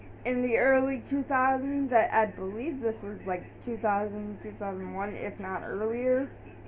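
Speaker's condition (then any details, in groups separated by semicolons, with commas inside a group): Cerebral palsy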